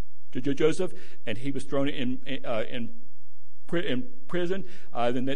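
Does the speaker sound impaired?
Yes: stuttering; worse when trying to stand still; here repeated sounds, repeated words.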